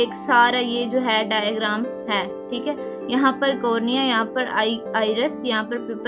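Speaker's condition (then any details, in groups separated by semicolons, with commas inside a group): No condition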